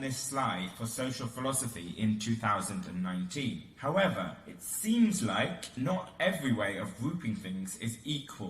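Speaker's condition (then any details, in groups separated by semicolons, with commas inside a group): No condition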